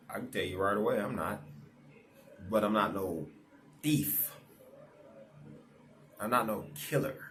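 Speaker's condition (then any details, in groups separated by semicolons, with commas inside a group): No condition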